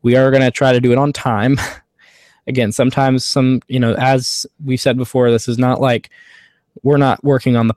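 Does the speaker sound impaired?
No.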